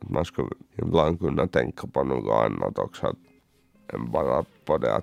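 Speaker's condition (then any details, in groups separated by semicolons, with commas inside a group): Cerebral palsy; uses wheelchair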